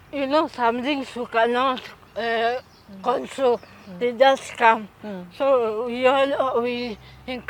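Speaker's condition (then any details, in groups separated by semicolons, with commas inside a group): Cerebral palsy; from birth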